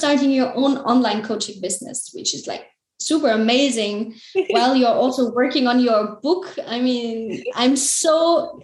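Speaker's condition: No condition

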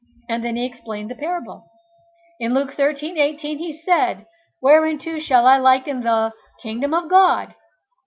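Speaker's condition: No condition

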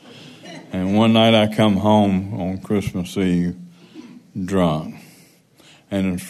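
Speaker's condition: Parkinson's

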